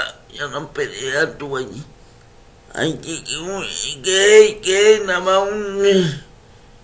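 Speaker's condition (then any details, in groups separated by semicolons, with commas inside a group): Cerebral palsy; speech affected by condition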